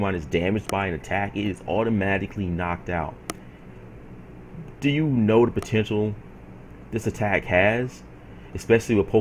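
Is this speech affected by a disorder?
No.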